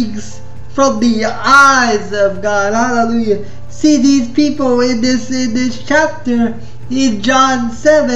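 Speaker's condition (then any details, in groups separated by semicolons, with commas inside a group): Spastic cerebral palsy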